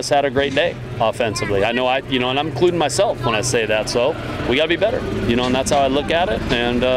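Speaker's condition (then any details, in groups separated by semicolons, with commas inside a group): No condition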